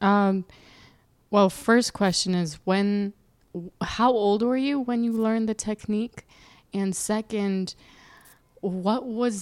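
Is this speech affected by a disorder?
No.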